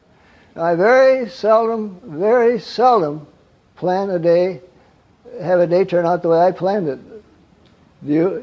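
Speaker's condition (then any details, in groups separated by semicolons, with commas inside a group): Parkinson's; gets up around 3 am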